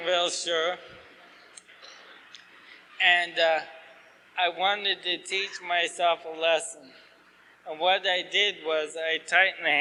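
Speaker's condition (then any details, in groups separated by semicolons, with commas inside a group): ALS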